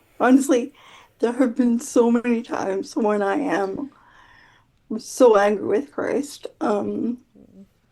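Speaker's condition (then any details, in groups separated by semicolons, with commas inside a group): Quadriplegic cerebral palsy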